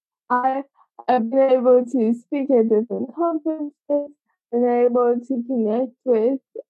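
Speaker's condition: Cerebral palsy; congenital, from birth, age 25

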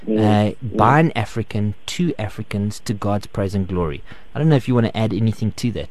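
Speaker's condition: No condition

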